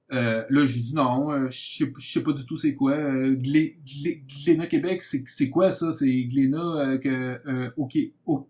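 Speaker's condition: Stuttering; stuttering since birth, described as genetic, present while growing up; working on stuttering through acceptance and normalization, member of Association Bégaiement Communication (ABC); stutters less as acceptance and understanding grow, better control of stuttering; repeated sounds, prolonged sounds

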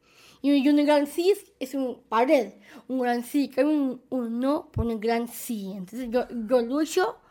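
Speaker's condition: Down syndrome; present from birth

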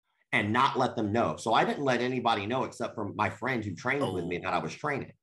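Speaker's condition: Cleft lip and palate

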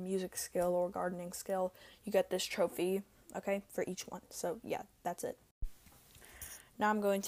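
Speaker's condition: No condition

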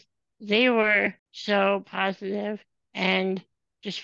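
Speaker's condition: Spinal muscular atrophy; motorized wheelchair user whole life

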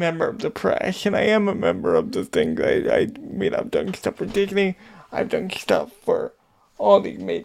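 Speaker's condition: Lisp; sometimes very prominent in recordings

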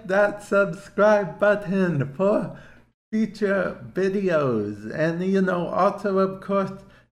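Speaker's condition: Cerebral palsy; affects speech to an extent

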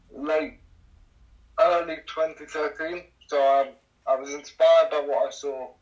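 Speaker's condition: Cerebral palsy; cerebral palsy affecting all limbs

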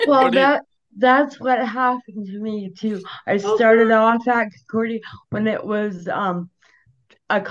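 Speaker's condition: Cerebral palsy; onset at birth, needed resuscitation to breathe, diagnosed about 18 months later, physical therapy at Glen Rose Play School; no speech therapy needed as child, thanks to mother

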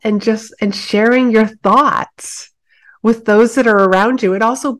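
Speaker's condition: No condition

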